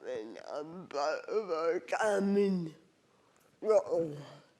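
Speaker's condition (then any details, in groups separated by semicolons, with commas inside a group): Cerebral palsy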